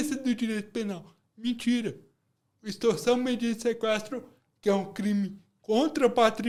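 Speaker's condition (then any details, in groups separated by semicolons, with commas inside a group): Cerebral palsy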